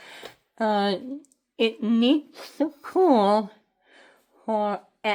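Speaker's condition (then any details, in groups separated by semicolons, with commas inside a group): Head and neck cancer; tracheostomy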